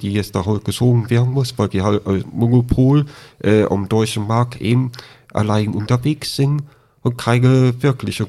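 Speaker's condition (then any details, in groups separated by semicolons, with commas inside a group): Deafness with cochlear implant, congenital deafness; no hearing until age 13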